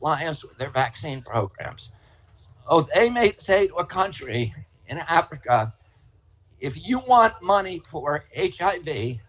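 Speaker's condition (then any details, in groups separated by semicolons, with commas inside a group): Spasmodic dystonia; Pace law school infirmary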